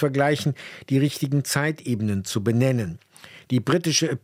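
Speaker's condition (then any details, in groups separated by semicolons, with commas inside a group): No condition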